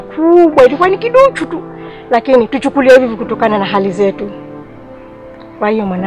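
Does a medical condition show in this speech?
No.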